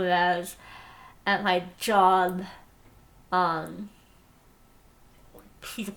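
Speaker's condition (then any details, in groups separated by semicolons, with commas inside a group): Moebius syndrome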